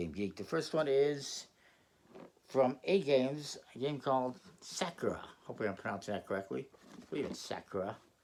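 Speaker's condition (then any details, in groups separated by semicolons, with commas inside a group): No condition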